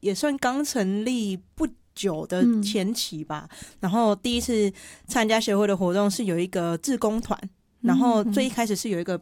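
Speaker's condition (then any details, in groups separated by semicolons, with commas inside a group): Hearing impairment; uses hearing aids, removed for water activities like river tracing, cannot hear without; clear articulation per host, self-reports sometimes slightly unclear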